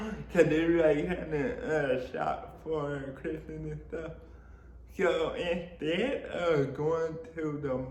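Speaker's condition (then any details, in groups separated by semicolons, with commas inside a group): Cerebral palsy; spastic quadriplegic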